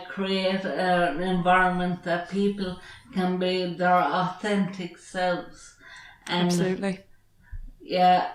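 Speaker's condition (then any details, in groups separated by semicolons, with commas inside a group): Traumatic brain injury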